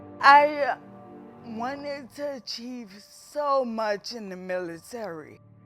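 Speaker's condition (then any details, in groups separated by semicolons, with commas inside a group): Cerebellar ataxia; hereditary spinocerebellar ataxia, cerebellum; progressing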